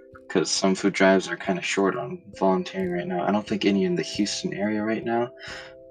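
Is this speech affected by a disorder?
No.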